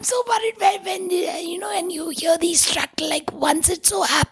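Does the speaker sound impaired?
Yes: tracheostomy, vocal cords permanently constricted from smoke inhalation; Carlton Towers fire Bangalore, 12 years ago, multiple failed surgeries; must block tube hole with finger to be audible, former voice lost, voice called unforgettable.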